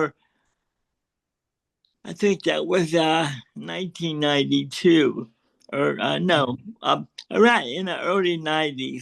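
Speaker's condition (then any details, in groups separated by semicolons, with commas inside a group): Cerebral palsy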